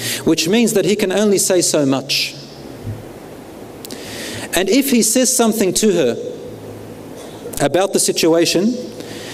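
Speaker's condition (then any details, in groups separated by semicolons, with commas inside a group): No condition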